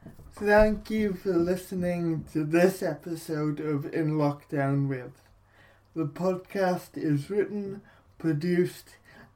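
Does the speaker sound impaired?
Yes: cerebral palsy; affects coordination and muscle control of whole body.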